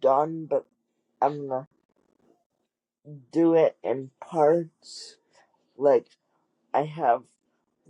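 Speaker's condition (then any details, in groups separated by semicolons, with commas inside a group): Cerebral palsy; wheelchair user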